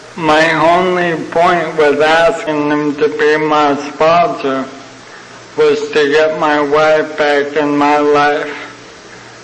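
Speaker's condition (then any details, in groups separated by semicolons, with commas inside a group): ALS (Lou Gehrig's disease); young onset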